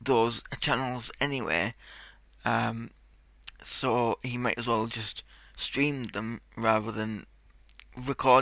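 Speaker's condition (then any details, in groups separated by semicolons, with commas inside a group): Cerebral palsy; tight muscles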